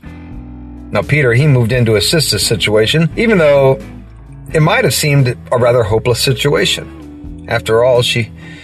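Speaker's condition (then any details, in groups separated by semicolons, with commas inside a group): No condition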